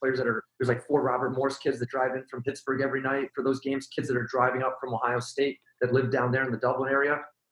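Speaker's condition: No condition

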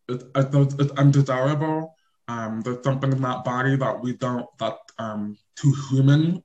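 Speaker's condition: Deaf or hard of hearing; does not hear everything

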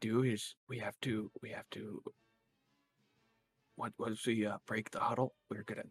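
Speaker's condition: No condition

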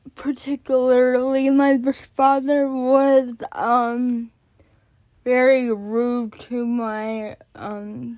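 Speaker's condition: Cerebral palsy; born addicted

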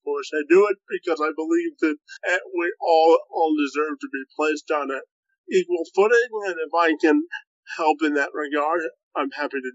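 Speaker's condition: Cerebral palsy, spastic quadriplegia

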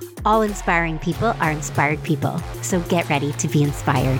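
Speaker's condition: No condition

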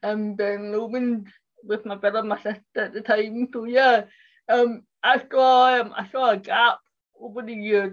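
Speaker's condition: Cerebral palsy; speech impairment

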